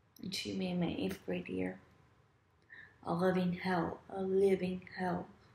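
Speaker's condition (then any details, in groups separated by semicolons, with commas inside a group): Cerebral palsy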